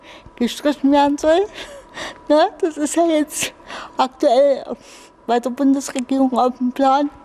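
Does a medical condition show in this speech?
Yes: infantile cerebral palsy; childhood brain damage since birth, spastic, cramps, limitations in all areas.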